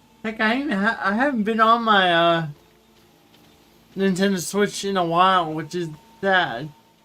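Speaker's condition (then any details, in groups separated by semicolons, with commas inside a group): Cerebral palsy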